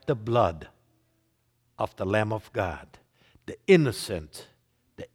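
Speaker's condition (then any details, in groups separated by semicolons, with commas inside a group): No condition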